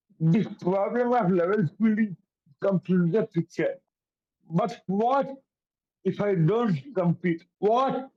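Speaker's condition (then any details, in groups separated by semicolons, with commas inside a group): Cerebral palsy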